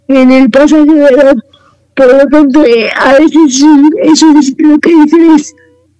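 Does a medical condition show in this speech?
Yes: cerebral palsy; wheelchair user, some leg movement, more mobility as child, never walked with canes, needs assistance; voice and way of speaking affected by cerebral palsy, per host.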